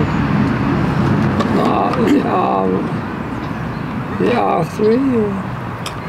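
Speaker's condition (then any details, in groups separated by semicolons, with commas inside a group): Motor neurone disease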